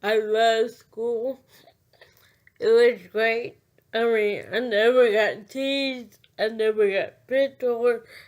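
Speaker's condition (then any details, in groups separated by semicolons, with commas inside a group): Cerebral palsy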